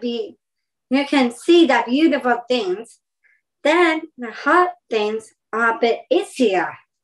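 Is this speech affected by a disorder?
Yes: Down syndrome; extra chromosome.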